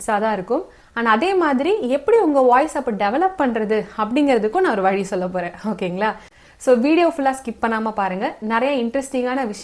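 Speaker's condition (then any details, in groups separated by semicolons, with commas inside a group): No condition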